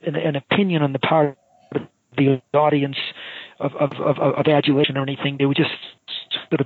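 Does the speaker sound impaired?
Yes: stuttering; stuttering since age 4, gigantic obstacle in high school; here repeated sounds, repeated words.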